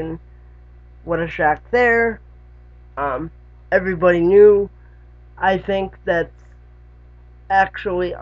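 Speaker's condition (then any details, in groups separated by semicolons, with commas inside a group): Cerebral palsy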